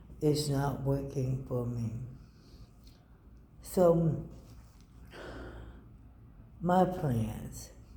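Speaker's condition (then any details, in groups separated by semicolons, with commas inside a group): ALS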